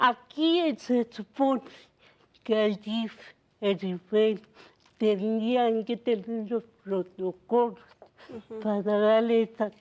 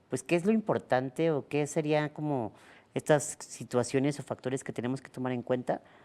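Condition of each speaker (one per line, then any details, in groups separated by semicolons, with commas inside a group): Cerebral palsy
No condition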